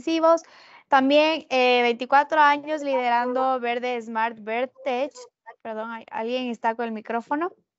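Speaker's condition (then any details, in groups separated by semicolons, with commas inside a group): No condition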